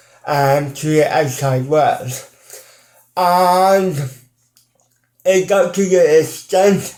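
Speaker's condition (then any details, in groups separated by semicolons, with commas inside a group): Cerebral palsy; mild, ataxic type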